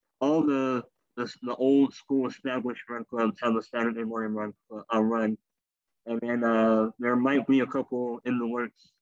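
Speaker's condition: Cleft lip and palate; rare genetic birth disorder

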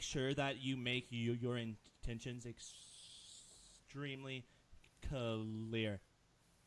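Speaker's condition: Stutter; frequent word and phrase repetitions, part-word repetitions, repeated uh fillers, listeners mistake speech for drunkenness; prolonged sounds, blocks

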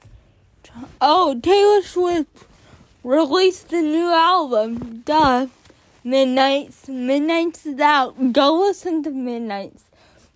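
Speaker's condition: Cerebral palsy; onset before birth

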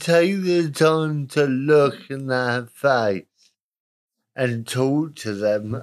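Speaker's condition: Cerebral palsy, moderate; spastic

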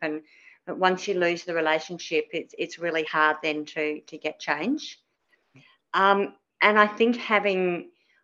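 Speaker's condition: Cleft palate; lots of childhood speech therapy

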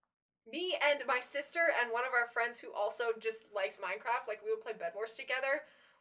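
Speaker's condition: No condition

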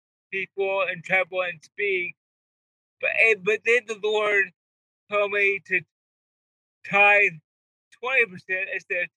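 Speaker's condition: Cerebral palsy; wheelchair user

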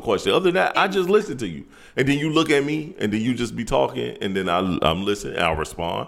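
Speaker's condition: No condition

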